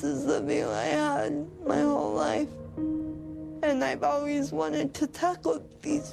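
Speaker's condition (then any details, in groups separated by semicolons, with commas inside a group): Cerebral palsy; congenital, born under 2 pounds, first 2 months on ventilator, wheelchair user since childhood; propels specially designed wheelchair with hand levers up Rocky Mountains trail, Colorado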